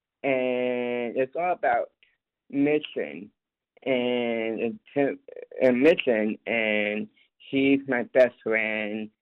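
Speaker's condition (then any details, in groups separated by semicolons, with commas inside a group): Down syndrome; lives independently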